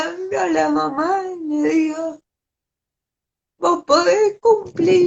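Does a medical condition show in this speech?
Yes: cerebral palsy.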